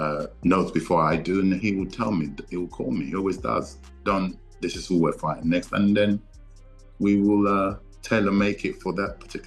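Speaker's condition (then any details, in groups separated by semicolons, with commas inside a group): No condition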